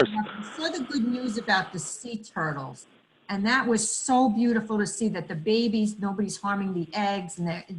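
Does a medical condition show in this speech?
No.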